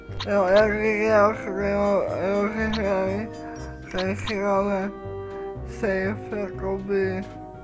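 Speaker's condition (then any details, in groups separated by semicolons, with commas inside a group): Cerebral palsy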